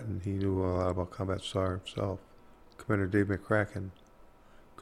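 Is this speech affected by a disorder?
Yes: Parkinson's disease; Parkinson's disease attributed to Agent Orange exposure during Vietnam service.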